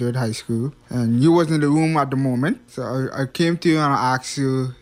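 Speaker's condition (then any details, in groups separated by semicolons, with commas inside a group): Hearing impairment; past speech impediment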